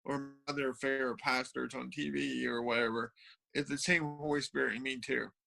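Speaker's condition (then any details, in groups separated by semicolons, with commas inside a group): Cerebral palsy; from birth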